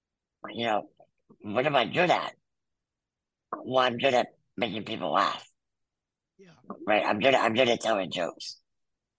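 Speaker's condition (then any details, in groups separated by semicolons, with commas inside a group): Muscular dystrophy; congenital, wheelchair user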